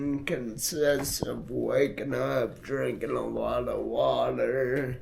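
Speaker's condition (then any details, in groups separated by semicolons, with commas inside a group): Multiple sclerosis; affects hands and left arm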